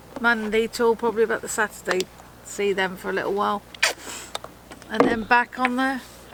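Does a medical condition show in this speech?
No.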